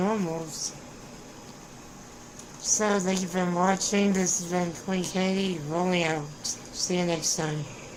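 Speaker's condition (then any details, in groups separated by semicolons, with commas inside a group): Spinal muscular atrophy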